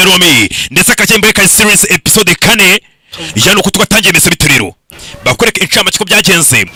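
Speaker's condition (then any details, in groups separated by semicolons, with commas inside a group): No condition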